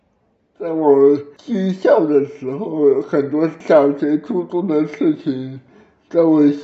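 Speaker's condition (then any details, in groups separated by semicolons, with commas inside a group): Cerebral palsy; blue at birth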